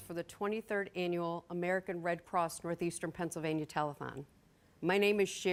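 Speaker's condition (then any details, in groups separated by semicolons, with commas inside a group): No condition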